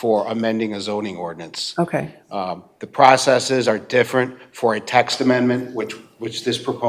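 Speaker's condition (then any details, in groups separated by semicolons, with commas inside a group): No condition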